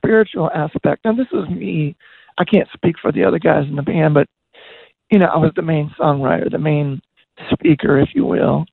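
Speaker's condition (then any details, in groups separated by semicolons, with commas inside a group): Voice disorder; progressive voice disorder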